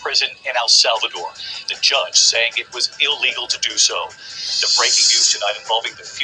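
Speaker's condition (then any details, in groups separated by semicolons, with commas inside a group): No condition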